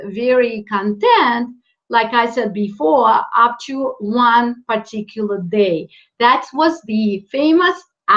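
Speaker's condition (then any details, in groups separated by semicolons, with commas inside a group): No condition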